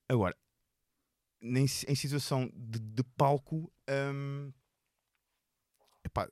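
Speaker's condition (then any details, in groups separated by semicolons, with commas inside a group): Stuttering; stuttering for 38 years, severity varies, hidden for decades, speech therapy taught acceptance and softening; stutter more noticeable in this conversation, not usual way of speaking, increased during recording; stuttering varies mild to marked, blocks, not controllable, mostly fluent on stage through voice use; repeated sounds, repeated words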